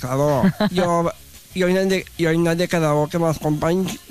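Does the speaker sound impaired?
Yes: Down syndrome; extra chromosome, different learning pace, aged 30; describes self as very talkative.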